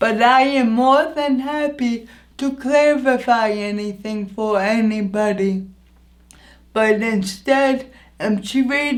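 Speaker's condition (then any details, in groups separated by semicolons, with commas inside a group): Anoxic brain injury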